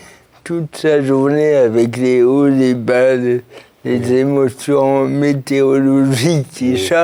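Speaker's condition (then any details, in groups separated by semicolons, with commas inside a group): Cerebral palsy; since birth, birth injury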